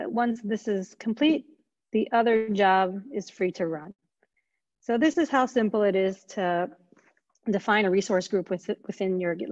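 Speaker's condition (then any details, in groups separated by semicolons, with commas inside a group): No condition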